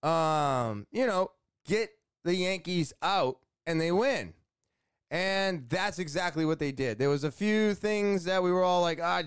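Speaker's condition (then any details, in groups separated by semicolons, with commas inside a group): No condition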